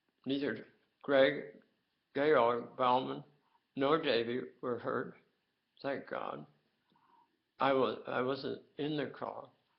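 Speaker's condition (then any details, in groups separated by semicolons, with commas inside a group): Tongue cancer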